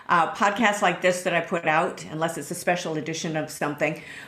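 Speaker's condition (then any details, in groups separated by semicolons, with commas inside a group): No condition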